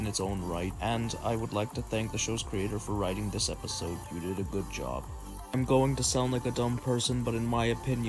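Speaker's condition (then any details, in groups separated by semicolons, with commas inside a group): No condition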